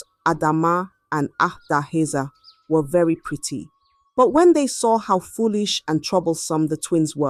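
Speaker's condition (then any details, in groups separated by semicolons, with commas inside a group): No condition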